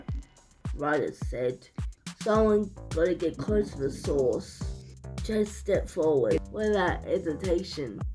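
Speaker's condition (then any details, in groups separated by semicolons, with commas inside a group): Cerebral palsy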